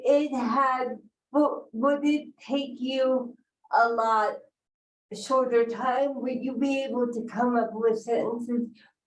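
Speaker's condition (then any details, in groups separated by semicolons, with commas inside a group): Cerebral palsy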